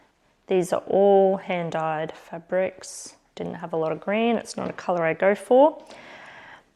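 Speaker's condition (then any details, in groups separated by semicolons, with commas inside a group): No condition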